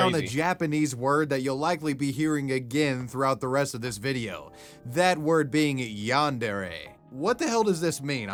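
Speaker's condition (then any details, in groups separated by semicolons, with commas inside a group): No condition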